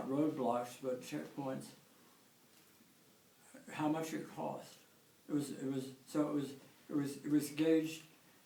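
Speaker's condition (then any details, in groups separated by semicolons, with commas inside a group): Tongue cancer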